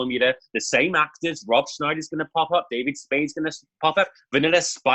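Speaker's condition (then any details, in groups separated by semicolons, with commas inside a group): No condition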